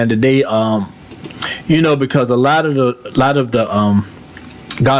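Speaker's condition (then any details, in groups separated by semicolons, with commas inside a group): No condition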